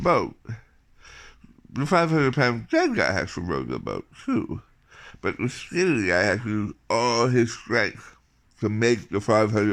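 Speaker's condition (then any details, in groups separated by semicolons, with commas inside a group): Tongue cancer surgery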